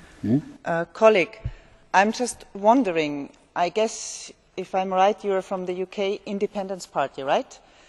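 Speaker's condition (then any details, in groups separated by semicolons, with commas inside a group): No condition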